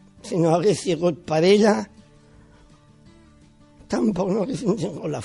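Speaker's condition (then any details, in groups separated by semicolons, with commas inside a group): Down syndrome; born with it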